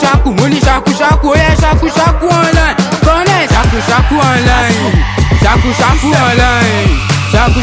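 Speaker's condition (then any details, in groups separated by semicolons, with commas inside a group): No condition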